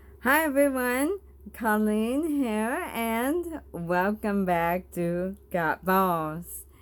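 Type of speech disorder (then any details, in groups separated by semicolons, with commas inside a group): Bulbar dysarthria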